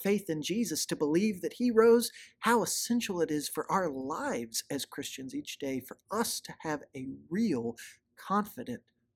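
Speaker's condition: No condition

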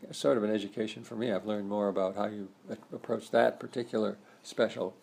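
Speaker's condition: Parkinson's disease; good posture

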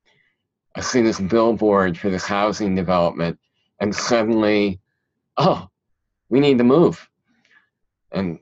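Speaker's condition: Cleft palate; cleft palate and cleft lip

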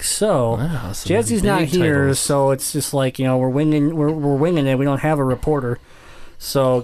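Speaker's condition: Cleft palate; congenital cleft palate

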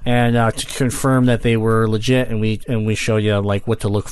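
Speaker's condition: Cleft palate; congenital

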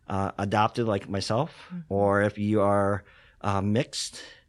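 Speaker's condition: Cleft lip and palate; congenital

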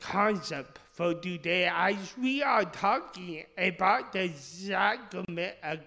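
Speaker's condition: Speech impediment; initially misdiagnosed

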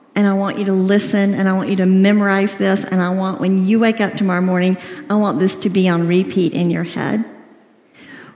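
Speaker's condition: Cleft lip and palate, severe

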